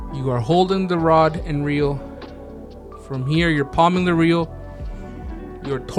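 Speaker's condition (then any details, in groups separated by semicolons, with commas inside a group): No condition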